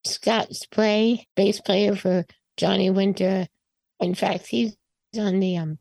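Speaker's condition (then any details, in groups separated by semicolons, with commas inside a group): Spinal muscular atrophy type 2; from birth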